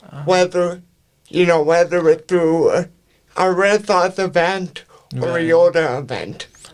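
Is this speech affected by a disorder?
Yes: cerebral palsy; speech affected to an extent.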